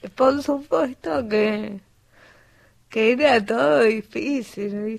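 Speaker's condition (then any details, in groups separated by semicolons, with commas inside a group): Cerebral palsy; cerebral palsy from birth, respiratory arrest at birth and again at 12 hours, acquired language; not getting stuck at all at this moment per host; answer formed in head but hard to get out, needs waiting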